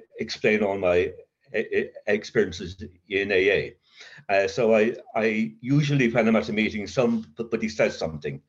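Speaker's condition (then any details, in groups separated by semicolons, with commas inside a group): Covert stutter; severe childhood stutter, linked to adverse childhood experience, child guidance clinic, worse with teacher's punishment, covert since sobriety; still gets occasional blocks, uses voice as main working tool; stutters in mind more than aloud, avoids feared words, voice never feels own; repeated sounds, prolonged sounds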